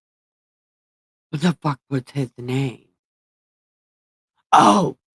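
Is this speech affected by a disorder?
Yes: brain injury.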